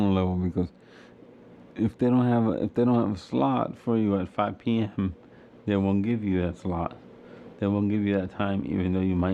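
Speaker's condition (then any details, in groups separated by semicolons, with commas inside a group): Cerebral palsy; wheelchair user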